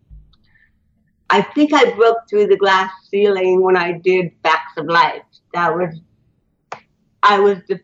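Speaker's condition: Cerebral palsy; cannot move normally

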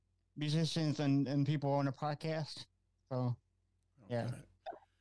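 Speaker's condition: Cerebral palsy; from birth, special education throughout school, learned slower; age 43

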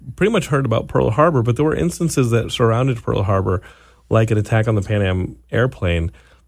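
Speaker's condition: No condition

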